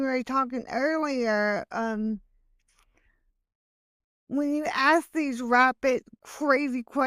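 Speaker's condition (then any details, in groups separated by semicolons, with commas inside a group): Hemiplegic cerebral palsy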